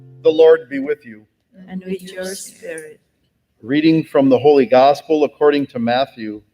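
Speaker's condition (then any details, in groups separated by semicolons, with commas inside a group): No condition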